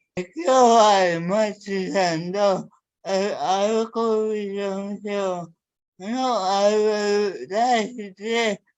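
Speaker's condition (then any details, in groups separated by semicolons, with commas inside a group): Cerebral palsy; severe, uses a wheelchair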